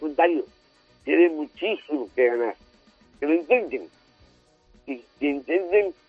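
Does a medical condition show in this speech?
Yes: Down syndrome.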